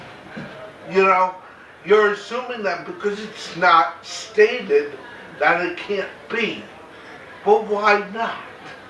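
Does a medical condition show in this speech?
Yes: cerebral palsy, mild; mainly affects speech.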